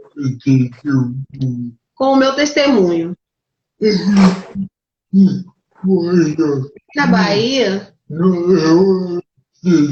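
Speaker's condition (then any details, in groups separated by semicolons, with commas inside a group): Cerebral palsy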